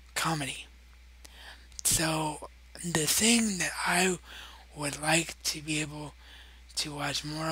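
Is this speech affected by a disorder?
Yes: cerebral palsy; wheelchair bound.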